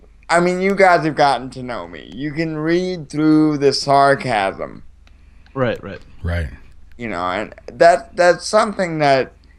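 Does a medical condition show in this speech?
Yes: cerebral palsy.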